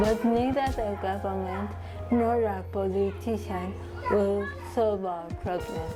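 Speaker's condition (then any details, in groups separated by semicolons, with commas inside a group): Cerebral palsy; from birth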